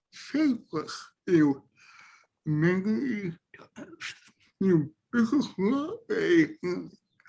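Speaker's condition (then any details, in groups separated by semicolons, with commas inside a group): Vocal dystonia; spasmodic dysphonia, dystonia, also affects hand muscles; sudden onset, many years; voice breaks, spasms, throat tightness, hoarseness, hard to understand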